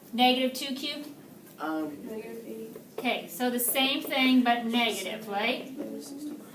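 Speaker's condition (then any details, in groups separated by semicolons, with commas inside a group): No condition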